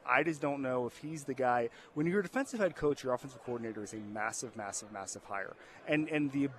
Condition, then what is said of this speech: None; typical speech.